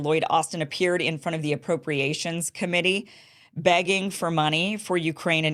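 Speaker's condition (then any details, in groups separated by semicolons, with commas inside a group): No condition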